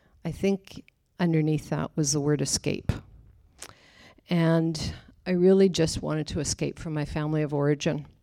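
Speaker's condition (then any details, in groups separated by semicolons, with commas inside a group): No condition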